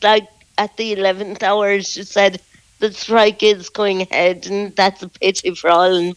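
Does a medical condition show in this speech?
Yes: muscular dystrophy; physically disabled, needs personal assistants daily, slow getting out of bed, muscles stiffen in morning; catching breath after speaking.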